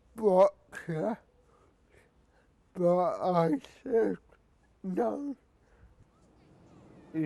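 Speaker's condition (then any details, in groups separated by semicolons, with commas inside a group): Cerebral palsy; since birth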